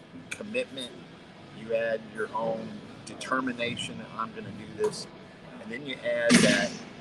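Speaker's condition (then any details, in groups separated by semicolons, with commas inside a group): No condition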